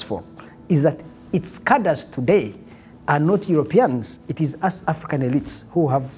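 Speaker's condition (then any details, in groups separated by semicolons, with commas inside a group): No condition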